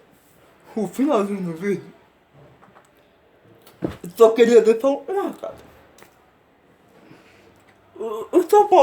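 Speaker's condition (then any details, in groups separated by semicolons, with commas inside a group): Cerebral palsy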